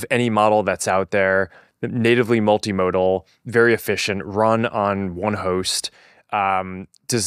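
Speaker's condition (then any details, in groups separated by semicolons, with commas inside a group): No condition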